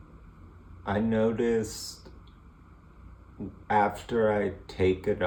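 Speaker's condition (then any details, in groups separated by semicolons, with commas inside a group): Multiple sclerosis; relapsing remitting, very rapid onset, fast disability; onset age 26, ocrelizumab infusions, monthly IVIG infusions; speech affected, syllable-by-syllable, very slow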